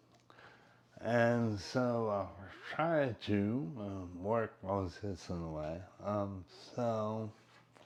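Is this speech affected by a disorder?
Yes: brain injury.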